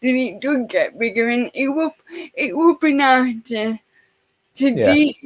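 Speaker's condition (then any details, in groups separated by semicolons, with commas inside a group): Cerebral palsy; affects all four limbs, part-time wheelchair user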